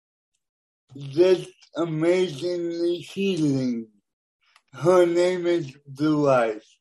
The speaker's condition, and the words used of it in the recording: Cerebral palsy. Every day, because of my speech impediment, I get discriminated against.